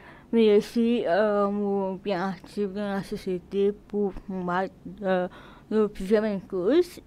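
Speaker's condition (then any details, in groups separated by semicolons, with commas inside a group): Cerebral palsy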